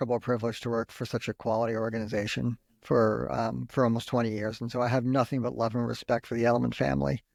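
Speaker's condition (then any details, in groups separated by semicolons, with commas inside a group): No condition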